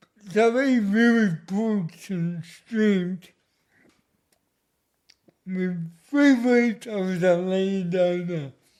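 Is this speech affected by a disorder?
Yes: cerebral palsy; speech noticeably affected.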